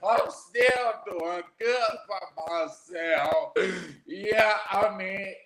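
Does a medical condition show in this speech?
Yes: aphasia after stroke; aphasia after three strokes, onset as young man, wheelchair user; talks a little different, listeners must work to understand.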